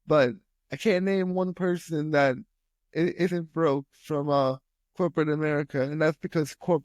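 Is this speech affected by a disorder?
Yes: spastic quadriplegic cerebral palsy.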